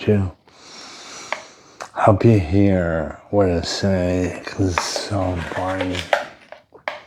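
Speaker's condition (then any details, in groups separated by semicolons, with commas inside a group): Brain injury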